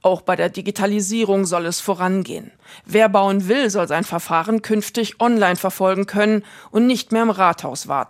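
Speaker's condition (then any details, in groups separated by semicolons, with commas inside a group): No condition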